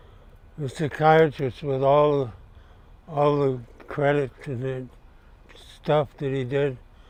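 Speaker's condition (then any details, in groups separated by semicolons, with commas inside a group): Parkinson's; difficulty recalling and reciting song lyrics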